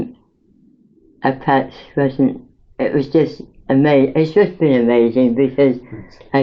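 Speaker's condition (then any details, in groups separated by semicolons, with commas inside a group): Mouth cancer after operations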